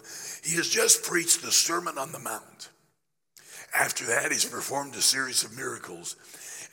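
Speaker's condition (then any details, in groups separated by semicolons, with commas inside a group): Laryngeal cancer after radiation, growth on voice box treated with radiation and chemotherapy; voice much better but not fully recovered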